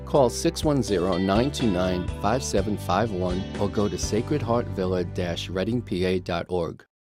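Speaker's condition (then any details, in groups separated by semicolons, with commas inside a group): No condition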